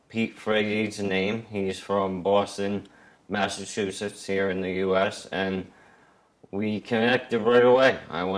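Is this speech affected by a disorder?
Yes: ALS; arms too weak to use, young-adult onset.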